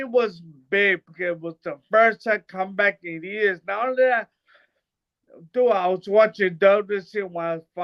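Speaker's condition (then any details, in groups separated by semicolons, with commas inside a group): Brain bruising; speech bad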